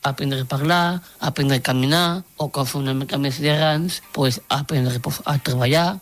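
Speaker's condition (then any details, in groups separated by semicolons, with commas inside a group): Down syndrome; trisomy 21, genetic, three copies of chromosome 21, intellectual disability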